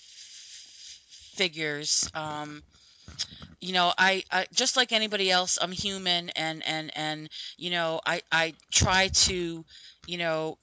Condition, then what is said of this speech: Stuttering. Stuttering comes out, it comes out. That's part of me.